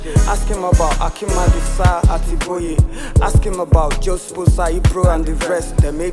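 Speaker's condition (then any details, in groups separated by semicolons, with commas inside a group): No condition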